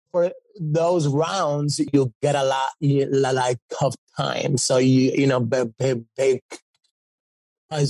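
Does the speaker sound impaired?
Yes: stutter; fluent when singing; stutter goes away when singing; here repeated sounds, prolonged sounds.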